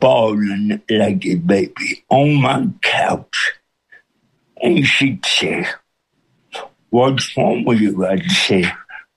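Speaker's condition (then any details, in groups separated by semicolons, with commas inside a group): Cerebral palsy with speech impediment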